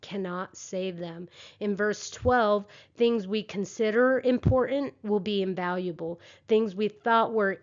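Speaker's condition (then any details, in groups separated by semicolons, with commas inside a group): No condition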